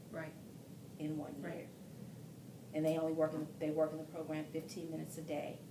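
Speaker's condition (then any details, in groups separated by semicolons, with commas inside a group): No condition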